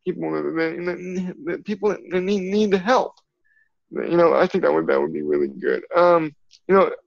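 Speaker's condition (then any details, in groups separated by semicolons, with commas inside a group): Cerebral palsy; from birth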